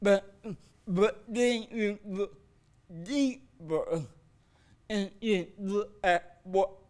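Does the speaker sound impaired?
Yes: cerebral palsy.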